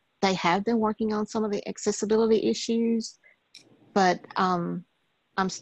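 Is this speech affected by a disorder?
No.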